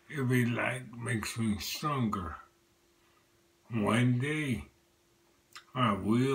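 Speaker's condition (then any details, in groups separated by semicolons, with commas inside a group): Multiple sclerosis; affects left side and voice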